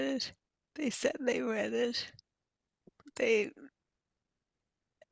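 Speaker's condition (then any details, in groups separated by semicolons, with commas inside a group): Multiple sclerosis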